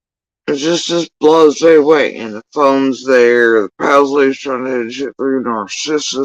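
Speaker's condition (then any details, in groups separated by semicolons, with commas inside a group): Facial paralysis after surgery; tongue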